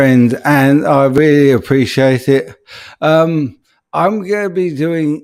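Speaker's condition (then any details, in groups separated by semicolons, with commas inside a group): Upper motor neuron disorder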